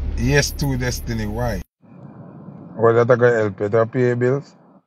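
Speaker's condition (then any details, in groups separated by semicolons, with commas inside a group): No condition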